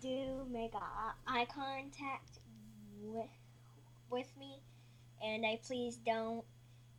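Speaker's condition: Stuttering; school-age child, self-made poster presented to class to prevent bullying; asks listeners to keep eye contact, not finish sentences; prolonged sounds, blocks

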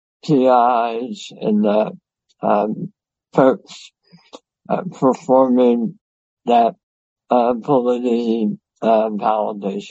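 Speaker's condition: Head and neck cancer; no evidence of disease for years, severe dysphagia, no normal meal for years

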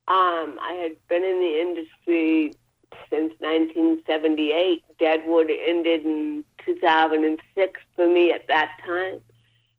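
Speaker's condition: Cerebral palsy; diagnosed at 18 months at UCLA pediatrics, hearing impaired, involuntary movements, spinal cord surgery C1 to C7; spinal cord surgery last summer, brace after surgery

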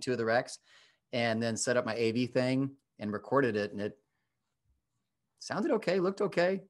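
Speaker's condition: No condition

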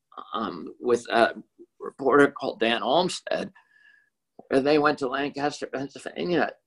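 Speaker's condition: Spasmodic dysphonia; voice sounds a little different

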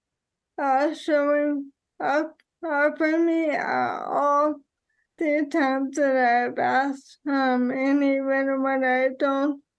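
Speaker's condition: ALS; diagnosed 2014, onset with a finger not working, diagnosis delayed

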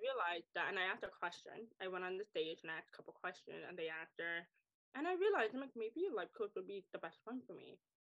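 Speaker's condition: Deafness, acquired deafness, wears hearing aids

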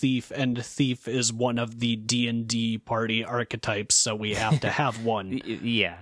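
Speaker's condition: No condition

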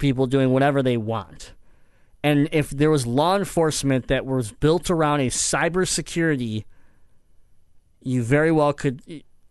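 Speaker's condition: Cleft palate; talked differently growing up

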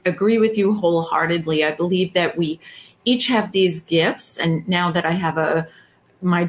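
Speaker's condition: No condition

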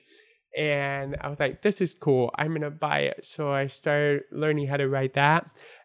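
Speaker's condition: Born deaf; congenital deafness from birth

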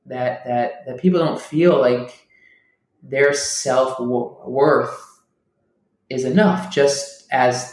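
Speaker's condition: Stuttering; not caused by nervousness; stutters openly; learning to let it out; repeated words, prolonged sounds

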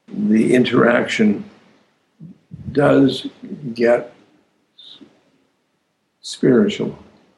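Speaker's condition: Aphasia after stroke; words come out slowly

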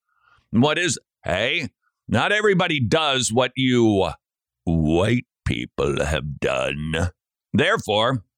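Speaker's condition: No condition

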